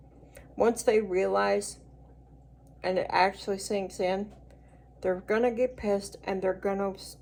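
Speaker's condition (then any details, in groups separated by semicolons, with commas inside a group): Cerebral palsy; speech noticeably atypical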